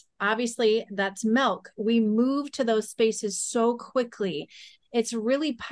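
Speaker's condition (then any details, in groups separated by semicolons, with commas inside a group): No condition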